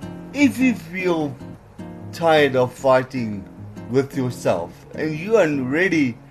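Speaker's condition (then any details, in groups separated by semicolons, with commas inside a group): Cerebral palsy; legs affected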